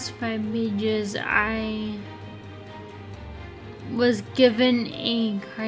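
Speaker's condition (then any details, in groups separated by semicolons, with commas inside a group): Friedreich's ataxia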